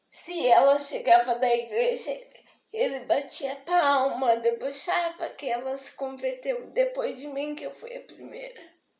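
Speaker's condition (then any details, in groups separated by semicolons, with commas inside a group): Spastic diplegic cerebral palsy; spastic diplegic, hospital infection after premature birth, feet surgery; physiotherapy and surgery since age 4; did not speak as young child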